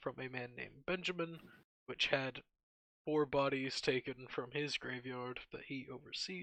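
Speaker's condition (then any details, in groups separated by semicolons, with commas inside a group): No condition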